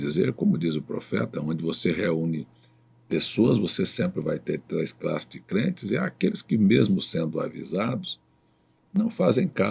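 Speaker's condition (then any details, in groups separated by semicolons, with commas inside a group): No condition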